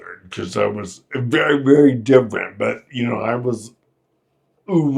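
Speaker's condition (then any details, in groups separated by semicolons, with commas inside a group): Friedreich's ataxia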